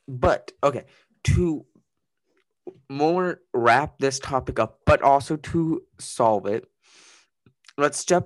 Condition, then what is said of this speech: Stuttering. I stutter a lot. I thought you knew me.